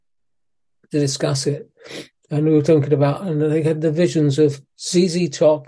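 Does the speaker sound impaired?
Yes: Parkinson's disease; diagnosed by neurologist in Malaysia around age 60, suspected for a while; physiotherapy, exercise training with physiotherapist after moving back to UK.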